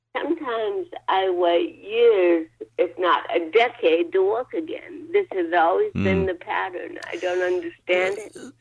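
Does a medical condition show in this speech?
Yes: cerebral palsy; diagnosed at 18 months at UCLA pediatrics, hearing impaired, involuntary movements, spinal cord surgery C1 to C7; spinal cord surgery last summer, brace after surgery.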